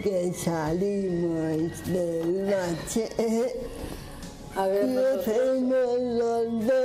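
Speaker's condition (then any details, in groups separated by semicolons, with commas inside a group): Cerebral palsy; speaks with difficulty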